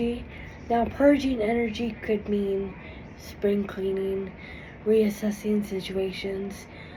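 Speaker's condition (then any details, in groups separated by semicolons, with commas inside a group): Cerebral palsy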